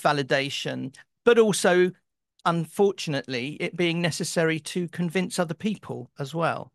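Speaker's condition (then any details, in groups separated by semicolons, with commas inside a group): No condition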